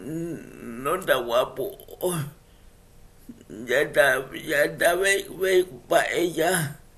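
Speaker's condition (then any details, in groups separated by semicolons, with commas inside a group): Cerebral palsy; speech affected by condition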